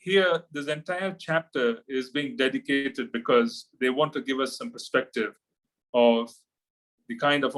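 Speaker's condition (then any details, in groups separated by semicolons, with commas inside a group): No condition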